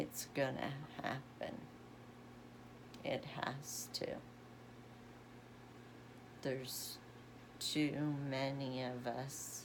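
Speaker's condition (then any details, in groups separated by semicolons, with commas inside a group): Essential tremor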